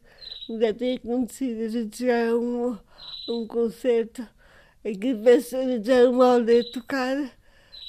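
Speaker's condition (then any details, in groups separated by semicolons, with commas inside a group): Cerebral palsy; from prolonged birth, not sitting at six months, hands not opening well, walked only at ten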